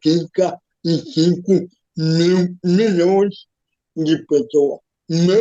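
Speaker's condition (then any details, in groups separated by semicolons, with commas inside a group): Cerebral palsy; physical disability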